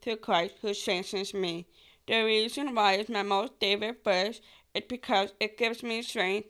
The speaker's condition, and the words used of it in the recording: Down syndrome. I'm afraid that people won't understand me because of my accent that comes along with my Down syndrome.